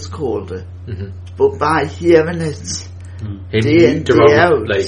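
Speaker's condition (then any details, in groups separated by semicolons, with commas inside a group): Cerebral palsy; needed specialist wheelchair type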